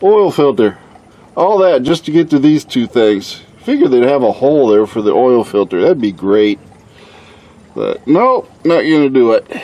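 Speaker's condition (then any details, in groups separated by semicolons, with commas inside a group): No condition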